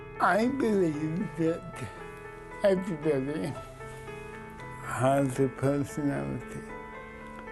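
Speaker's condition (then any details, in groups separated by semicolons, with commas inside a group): Cerebral palsy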